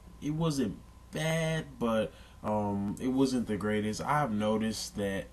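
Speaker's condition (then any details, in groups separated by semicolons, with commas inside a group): No condition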